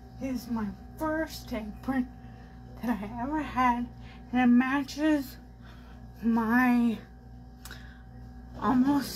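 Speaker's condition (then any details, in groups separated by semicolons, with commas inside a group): Brain injury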